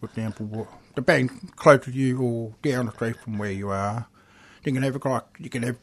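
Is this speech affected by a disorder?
Yes: deafness; struggles when people talk quickly.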